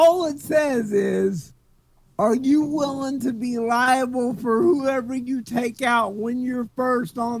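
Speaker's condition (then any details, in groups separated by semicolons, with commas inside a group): Cerebral palsy; speech sounds drunk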